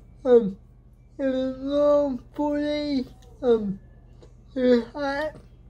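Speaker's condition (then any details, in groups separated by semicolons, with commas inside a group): Cerebral palsy; speech affected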